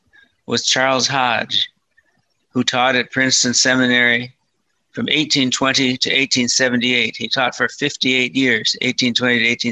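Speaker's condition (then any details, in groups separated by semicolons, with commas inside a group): Parkinson's disease, mild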